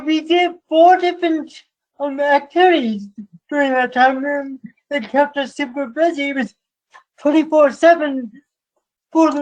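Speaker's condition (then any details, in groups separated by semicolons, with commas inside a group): Cerebral palsy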